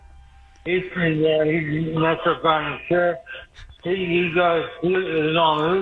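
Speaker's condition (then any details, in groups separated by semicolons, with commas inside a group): Speech impediment; deaf in left ear, uses speakerphone because of it; calling on speakerphone from echoey laundry place, delayed show audible behind; hard to understand, worse over speakerphone with echo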